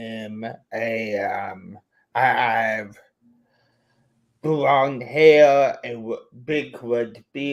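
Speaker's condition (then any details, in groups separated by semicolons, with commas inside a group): Cerebral palsy; affects speech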